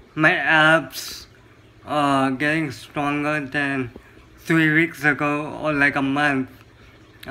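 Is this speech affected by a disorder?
Yes: cerebral palsy.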